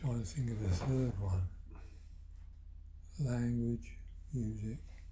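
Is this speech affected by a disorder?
Yes: Parkinson's.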